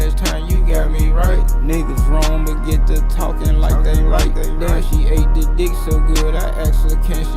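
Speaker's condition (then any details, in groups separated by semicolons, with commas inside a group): No condition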